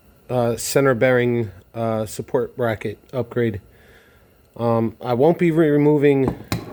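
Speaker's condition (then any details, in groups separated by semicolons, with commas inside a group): No condition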